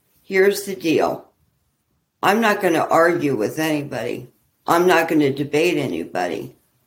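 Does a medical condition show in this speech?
Yes: ALS; small symptoms traced back easily 10 years or more.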